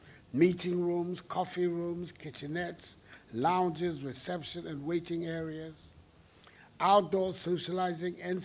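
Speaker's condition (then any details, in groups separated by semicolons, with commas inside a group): No condition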